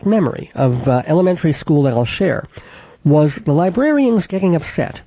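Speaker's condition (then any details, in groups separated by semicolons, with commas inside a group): Cleft palate with lisp, cleft lip and palate, mild; about 39 years since infant operations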